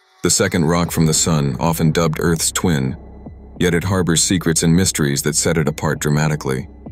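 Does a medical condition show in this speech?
No.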